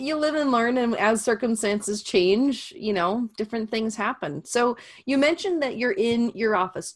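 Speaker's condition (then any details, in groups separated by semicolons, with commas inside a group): No condition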